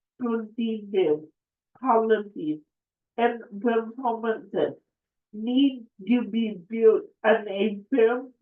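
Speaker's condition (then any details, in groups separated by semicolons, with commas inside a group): Cerebral palsy; affects speech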